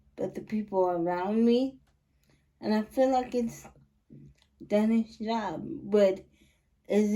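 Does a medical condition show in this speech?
Yes: cerebral palsy; spastic quadriplegic, all four limbs, muscle tightness.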